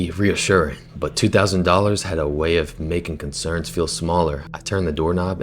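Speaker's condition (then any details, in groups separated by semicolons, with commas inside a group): No condition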